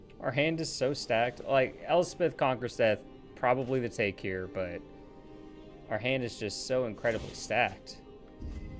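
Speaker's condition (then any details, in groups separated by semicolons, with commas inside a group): No condition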